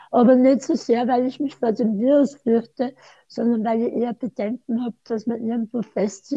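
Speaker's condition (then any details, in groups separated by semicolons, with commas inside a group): Tongue cancer surgery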